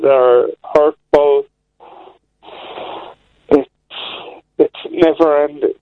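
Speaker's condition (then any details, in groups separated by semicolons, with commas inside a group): Slurred speech, mild; slurred speech since fall from two-story window at age three; slightly slurred speech, understandable, communicating well, well-paced conversation per host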